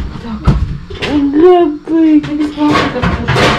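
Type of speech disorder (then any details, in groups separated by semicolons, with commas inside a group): Pseudobulbar dysarthria; cerebral palsy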